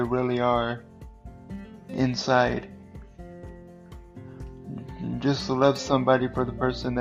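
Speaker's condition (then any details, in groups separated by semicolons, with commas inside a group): Cerebral palsy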